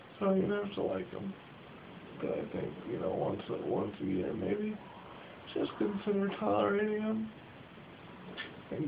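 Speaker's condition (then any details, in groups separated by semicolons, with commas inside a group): Cerebral palsy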